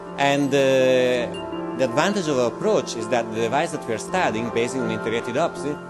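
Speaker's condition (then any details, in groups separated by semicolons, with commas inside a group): No condition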